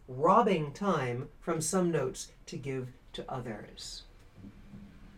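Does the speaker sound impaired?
No.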